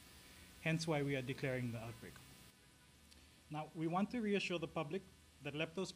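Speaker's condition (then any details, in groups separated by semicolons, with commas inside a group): No condition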